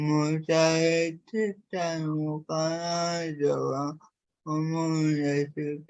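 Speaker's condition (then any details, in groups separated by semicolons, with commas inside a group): Cerebral palsy; severe, uses a wheelchair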